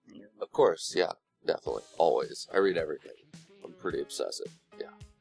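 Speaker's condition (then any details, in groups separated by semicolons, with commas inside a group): No condition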